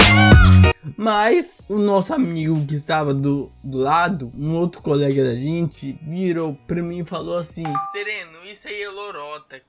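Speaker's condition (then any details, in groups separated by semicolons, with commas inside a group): Cerebral palsy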